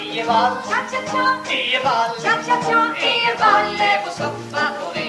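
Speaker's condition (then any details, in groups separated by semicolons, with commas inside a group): No condition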